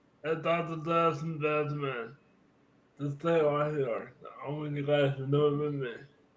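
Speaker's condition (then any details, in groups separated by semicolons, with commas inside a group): Cerebral palsy; from birth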